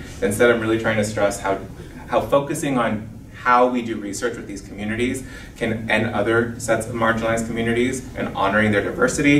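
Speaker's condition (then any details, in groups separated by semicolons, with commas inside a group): No condition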